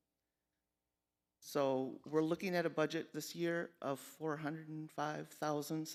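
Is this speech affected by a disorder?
No.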